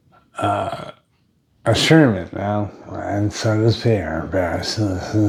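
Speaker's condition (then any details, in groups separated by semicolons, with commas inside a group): Brain injury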